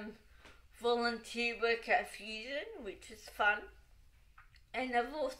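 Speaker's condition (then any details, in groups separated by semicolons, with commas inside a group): Cerebral palsy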